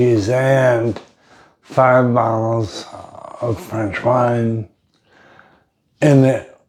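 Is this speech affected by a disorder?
Yes: brain injury.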